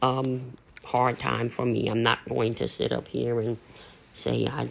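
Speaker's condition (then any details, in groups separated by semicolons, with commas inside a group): Cleft lip and palate; surgically repaired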